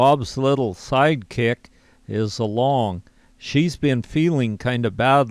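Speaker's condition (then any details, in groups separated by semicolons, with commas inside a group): No condition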